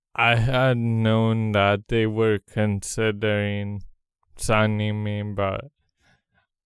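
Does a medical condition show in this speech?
Yes: cerebral palsy; congenital, did not walk until age three, runs competitively, first Nike professional runner with cerebral palsy; wears Nike Pegasus Fly Ease shoes.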